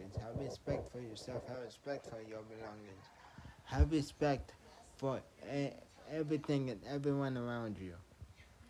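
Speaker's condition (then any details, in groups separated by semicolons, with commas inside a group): Traumatic brain injury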